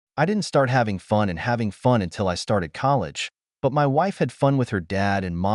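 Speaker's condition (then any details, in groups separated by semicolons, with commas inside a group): No condition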